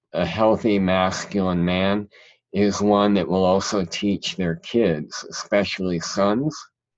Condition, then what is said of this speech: Cleft palate. And I have a speech impediment that I still have.